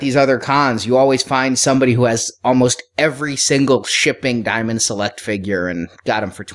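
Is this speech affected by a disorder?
No.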